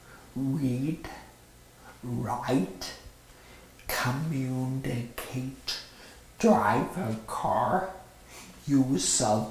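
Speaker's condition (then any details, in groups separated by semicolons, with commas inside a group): Stroke with paralyzed vocal cord; nearly 5 years post-stroke, 657+ hours outpatient therapy incl advanced speech therapy, runs without aids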